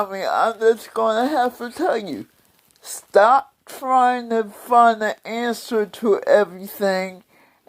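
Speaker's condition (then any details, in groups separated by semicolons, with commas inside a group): Cerebral palsy; several unnoticed strokes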